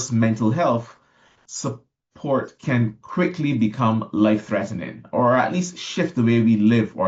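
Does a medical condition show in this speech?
No.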